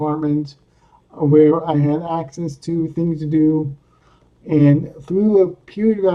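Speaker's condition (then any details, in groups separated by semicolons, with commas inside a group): Cerebral palsy; speaks coherently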